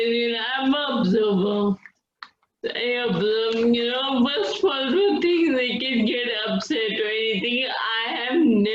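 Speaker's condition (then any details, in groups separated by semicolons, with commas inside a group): Friedreich's ataxia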